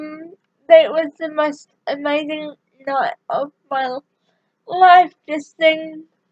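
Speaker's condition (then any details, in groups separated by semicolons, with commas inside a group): Cerebral palsy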